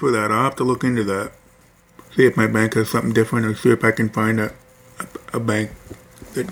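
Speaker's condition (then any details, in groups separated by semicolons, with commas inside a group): Hearing loss; left ear not implanted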